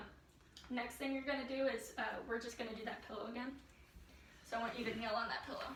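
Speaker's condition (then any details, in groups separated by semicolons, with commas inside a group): No condition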